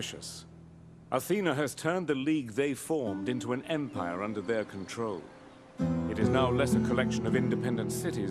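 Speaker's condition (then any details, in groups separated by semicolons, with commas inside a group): No condition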